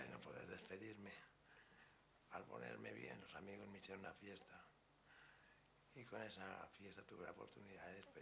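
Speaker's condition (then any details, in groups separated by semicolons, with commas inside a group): ALS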